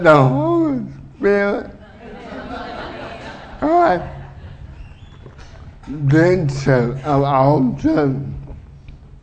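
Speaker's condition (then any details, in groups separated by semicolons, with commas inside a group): Cerebral palsy; speech a little unclear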